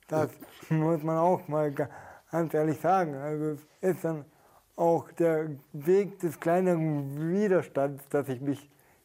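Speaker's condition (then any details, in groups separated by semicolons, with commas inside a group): Stuttering; stuttering symptoms, also present during stage performances; repeated sounds, prolonged sounds, blocks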